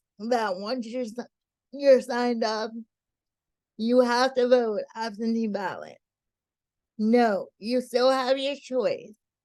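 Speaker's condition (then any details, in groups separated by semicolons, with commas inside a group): Cerebral palsy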